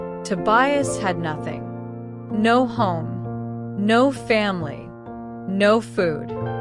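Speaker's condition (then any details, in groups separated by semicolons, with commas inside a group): No condition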